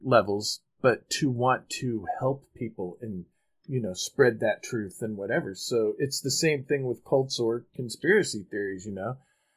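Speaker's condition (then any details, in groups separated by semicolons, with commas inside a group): No condition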